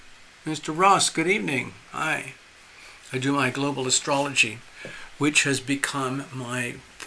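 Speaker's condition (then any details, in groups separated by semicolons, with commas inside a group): No condition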